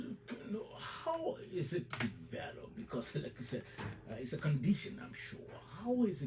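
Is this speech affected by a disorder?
No.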